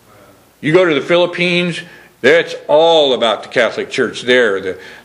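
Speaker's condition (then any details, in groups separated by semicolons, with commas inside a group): No condition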